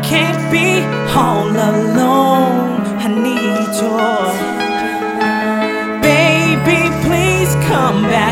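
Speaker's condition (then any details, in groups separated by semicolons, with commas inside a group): No condition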